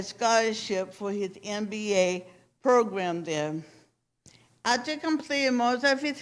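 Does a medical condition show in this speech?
Yes: cerebral palsy; from birth, brain damage, left side weak; speech impediment, extensive speech therapy for pronunciation.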